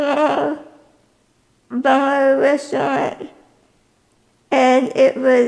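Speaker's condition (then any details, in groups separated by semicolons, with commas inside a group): Spinal muscular atrophy type 2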